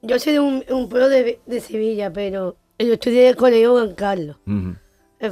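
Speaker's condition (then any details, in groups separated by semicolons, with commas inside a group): Down syndrome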